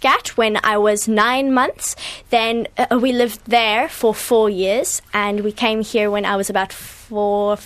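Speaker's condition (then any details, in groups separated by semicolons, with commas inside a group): Stutter; noticed age six by teacher, word and letter stutters, blocking, earlier severity test 13.5 of 10, very severe; age 12, ongoing stutter, cannot control it; varies with good and bad days, worse when not feeling good; repeated sounds, prolonged sounds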